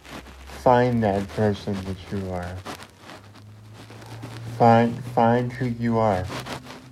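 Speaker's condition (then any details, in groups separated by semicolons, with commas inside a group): Cerebral palsy; cerebral palsy since birth, wheelchair user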